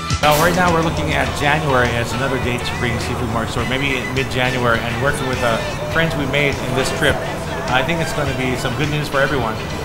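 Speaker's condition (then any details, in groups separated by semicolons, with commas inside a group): No condition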